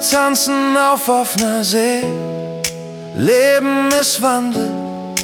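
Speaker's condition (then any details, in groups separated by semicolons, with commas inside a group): No condition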